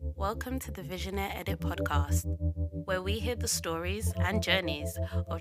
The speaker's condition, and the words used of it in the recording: None; typical speech.